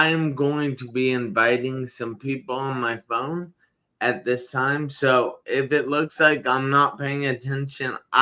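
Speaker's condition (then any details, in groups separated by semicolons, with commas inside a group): Traumatic brain injury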